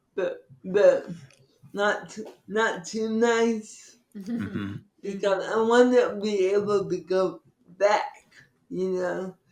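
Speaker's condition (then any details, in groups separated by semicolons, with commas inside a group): Cerebral palsy; from birth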